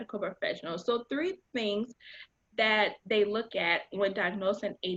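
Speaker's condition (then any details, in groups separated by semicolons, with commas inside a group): No condition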